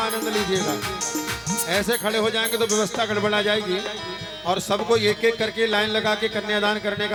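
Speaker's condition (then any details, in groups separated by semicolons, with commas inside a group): No condition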